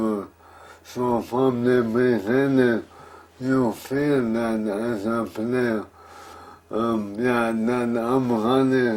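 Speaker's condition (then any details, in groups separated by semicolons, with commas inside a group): Motor neurone disease; difficulty speaking, abnormal jaw movement, worsening daily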